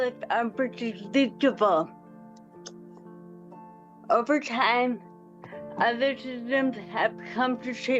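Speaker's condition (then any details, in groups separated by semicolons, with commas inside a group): Wilson disease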